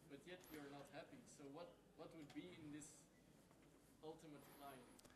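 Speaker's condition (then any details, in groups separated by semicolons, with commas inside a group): No condition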